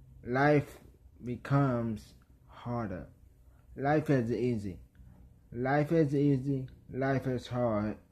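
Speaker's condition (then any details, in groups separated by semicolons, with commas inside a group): Traumatic brain injury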